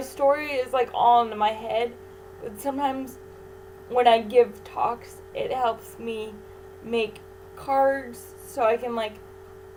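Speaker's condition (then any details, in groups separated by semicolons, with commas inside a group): Cerebral palsy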